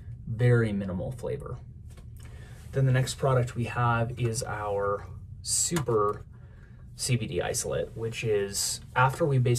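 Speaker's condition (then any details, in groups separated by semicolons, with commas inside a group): No condition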